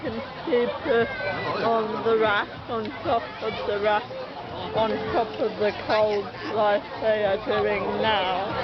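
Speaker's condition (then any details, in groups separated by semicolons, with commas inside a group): Cerebral palsy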